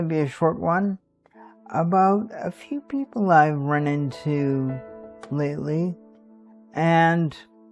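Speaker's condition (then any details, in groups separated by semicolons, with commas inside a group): Cerebral palsy; stiff muscles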